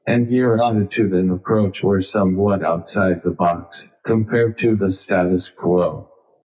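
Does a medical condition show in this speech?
Yes: ALS, through a speech-generating device; diagnosed a few years after post-Katrina punt block; about a decade living with ALS.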